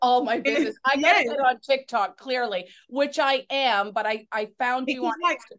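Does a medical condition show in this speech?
No.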